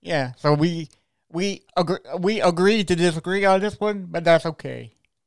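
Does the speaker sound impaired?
Yes: cerebral palsy; present from birth.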